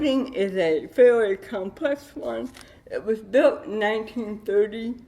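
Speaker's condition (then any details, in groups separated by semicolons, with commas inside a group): Cerebral palsy with dystonia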